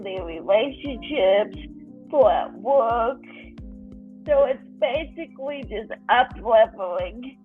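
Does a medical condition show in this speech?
Yes: cerebral palsy.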